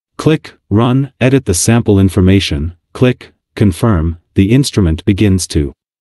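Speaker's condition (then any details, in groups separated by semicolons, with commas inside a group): No condition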